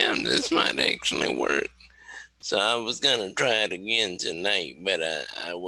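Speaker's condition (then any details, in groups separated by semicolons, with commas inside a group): Cerebral palsy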